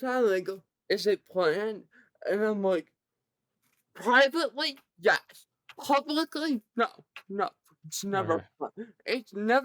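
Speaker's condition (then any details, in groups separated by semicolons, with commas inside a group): Cerebral palsy; present from birth, severe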